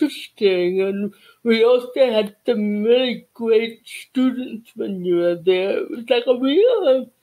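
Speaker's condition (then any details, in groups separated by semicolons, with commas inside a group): Cerebral palsy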